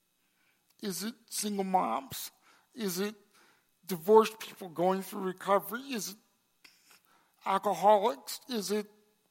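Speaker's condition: Cerebral palsy; congenital

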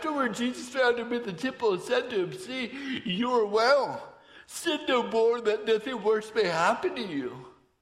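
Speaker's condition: Torsion dystonia; walking again after 2.5 years of water therapy

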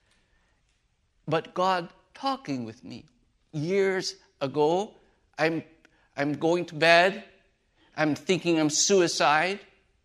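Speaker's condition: Aphasia after stroke; massive stroke, adult onset, one week comatose, numb hand, aphasia affecting talking, reading, writing, singing; could not talk, read or write at first, friend helped with talking, hard to memorize, halting telegraphic sentences

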